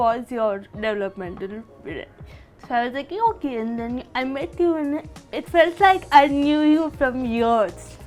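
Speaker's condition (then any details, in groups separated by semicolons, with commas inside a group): Cerebral palsy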